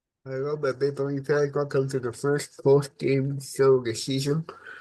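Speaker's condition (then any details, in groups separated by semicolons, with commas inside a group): Cerebral palsy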